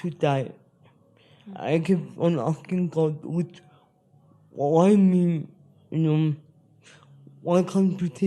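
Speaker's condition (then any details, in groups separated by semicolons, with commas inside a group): Spastic cerebral palsy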